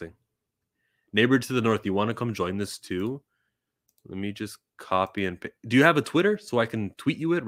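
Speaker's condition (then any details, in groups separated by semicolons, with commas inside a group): No condition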